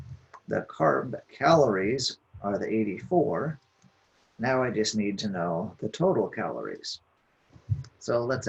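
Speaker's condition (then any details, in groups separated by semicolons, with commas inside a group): No condition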